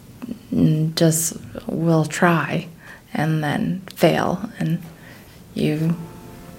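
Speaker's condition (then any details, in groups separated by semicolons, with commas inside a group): Aphasia; acquired after horrible bike accident, relearned thinking, speaking, talking and getting up; 19 years since onset, sings in Aphasia Choir of Vermont led by Karen McPheeters-Leary; struggles with language and word finding, sings solos in aphasia choir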